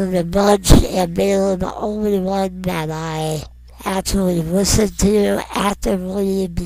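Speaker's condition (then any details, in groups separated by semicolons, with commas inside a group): Non-progressive muscular dystrophy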